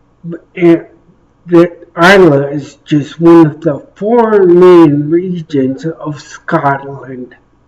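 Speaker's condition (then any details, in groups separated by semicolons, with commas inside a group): Traumatic brain injury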